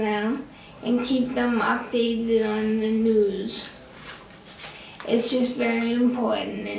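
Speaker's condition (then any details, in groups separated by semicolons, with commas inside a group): Acquired brain injury; occupational, physical and speech therapy, relearning feeding self; could not talk, had to relearn speaking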